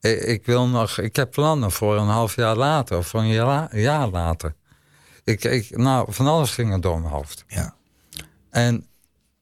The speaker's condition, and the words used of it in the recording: ALS (motor neuron disease). Mm maar goed, blijkbaar ben ik nog wel goed te verstaan voor jou.